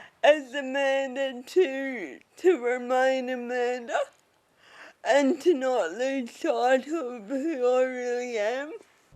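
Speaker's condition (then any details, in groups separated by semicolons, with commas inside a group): Cerebral palsy; needs support workers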